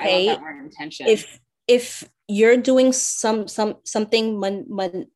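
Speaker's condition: Stuttering; long-standing, has always tended to stay quiet because of it; stutters while talking on podcast, gave first workshop a week ago; word and part-word repetitions, entre- entrepreneur; host says stutter barely noticed; repeated sounds, repeated words

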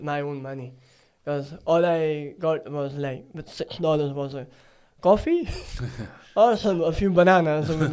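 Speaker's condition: Cleft palate; nose previously tilted

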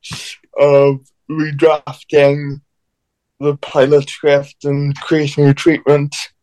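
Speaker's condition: Cerebral palsy

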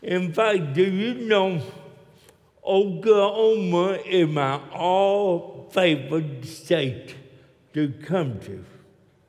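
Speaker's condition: Cerebral palsy; hard for many to understand

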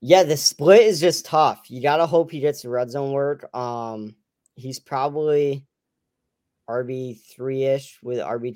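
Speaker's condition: No condition

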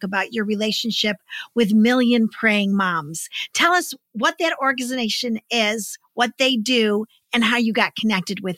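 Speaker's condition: No condition

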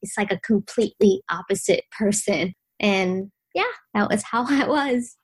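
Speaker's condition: No condition

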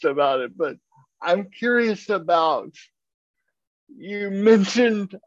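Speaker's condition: Cerebral palsy; moves at a slow pace

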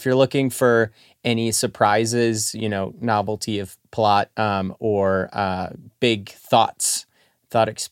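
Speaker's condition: No condition

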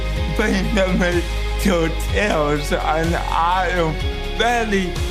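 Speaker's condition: Cerebral palsy; cerebral palsy from birth

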